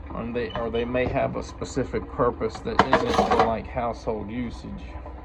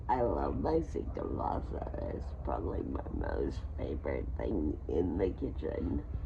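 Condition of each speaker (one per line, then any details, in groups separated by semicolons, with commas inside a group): No condition
Friedreich ataxia, severe; some control of all limbs, lacks fine motor control; breathing trouble from small lung capacity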